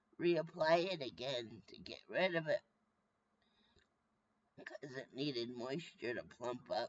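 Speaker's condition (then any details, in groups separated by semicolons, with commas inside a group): Brain injury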